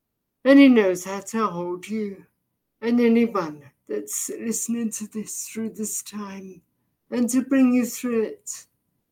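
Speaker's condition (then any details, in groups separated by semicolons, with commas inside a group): Deafness, severe; progressive, hard of hearing to partially deaf to current level, brain misinterprets sounds and speech, also visually impaired; effectively profoundly deaf, hears noises but cannot identify them, sees blurs; can hardly understand speech, vocabulary partly picked up from reading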